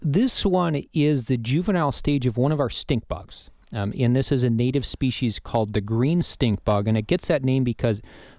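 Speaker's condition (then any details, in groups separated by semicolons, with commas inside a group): No condition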